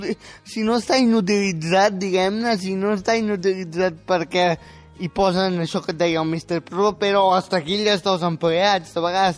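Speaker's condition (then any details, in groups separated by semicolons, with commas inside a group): Spastic quadriplegic cerebral palsy; age 18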